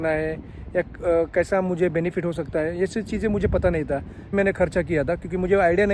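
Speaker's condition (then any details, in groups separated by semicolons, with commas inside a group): No condition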